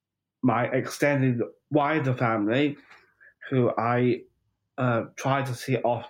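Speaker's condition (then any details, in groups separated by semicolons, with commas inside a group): Down syndrome; 45 years old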